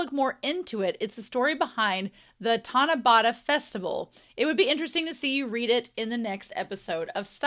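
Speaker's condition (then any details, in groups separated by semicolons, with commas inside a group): No condition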